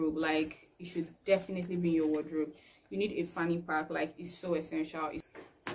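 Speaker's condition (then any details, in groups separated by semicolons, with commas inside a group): No condition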